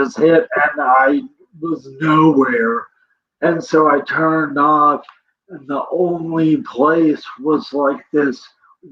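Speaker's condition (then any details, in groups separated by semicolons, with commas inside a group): Cerebral palsy; present from birth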